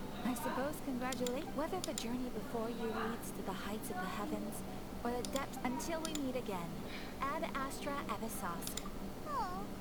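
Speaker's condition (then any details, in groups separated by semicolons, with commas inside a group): No condition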